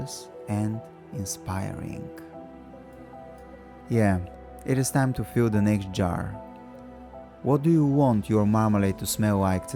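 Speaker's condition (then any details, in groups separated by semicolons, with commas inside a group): No condition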